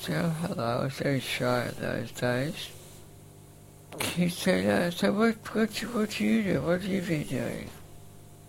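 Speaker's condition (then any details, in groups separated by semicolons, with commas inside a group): Facioscapulohumeral muscular dystrophy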